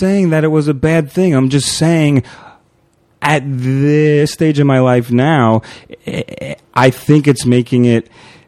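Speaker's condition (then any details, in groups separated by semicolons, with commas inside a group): Stuttering; past voluntary stuttering, disclosure and open stuttering, later trying to work on overt stuttering; still stutters at times, still has a hard time at times; earlier stuttered openly without modification tools; prolonged sounds, blocks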